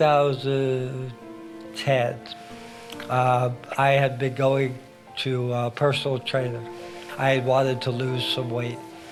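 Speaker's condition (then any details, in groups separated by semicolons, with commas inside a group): ALS; hands affected; uses wheelchair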